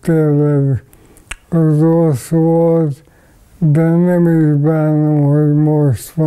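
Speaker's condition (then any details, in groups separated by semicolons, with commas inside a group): ALS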